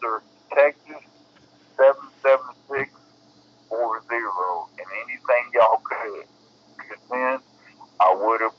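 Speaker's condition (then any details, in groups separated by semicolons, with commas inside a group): Cerebral palsy; bedbound; intestines completely stopped up, awaiting surgery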